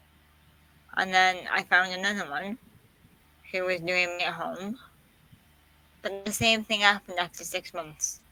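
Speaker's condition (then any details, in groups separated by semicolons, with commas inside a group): Quadriplegic cerebral palsy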